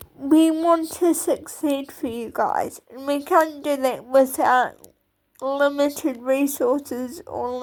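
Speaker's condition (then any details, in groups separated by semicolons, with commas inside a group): Cerebral palsy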